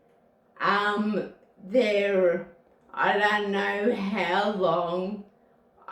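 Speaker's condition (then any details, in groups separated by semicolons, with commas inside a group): Friedreich's ataxia; ankle foot orthotics, standing hoist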